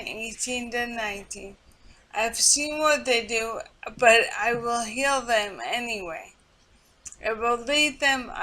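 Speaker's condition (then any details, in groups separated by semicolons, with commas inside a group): Multiple sclerosis; speech affected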